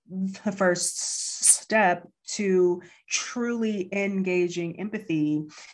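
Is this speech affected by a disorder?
Yes: stuttering; lifelong stutter since grade school, past speech therapy, public speaking since 2014 as fear exposure; public speaking for about 5 years, taken up to face fear of talking; fluency varies day to day, some days very fluent, others not, worries about being understood; here repeated sounds, prolonged sounds.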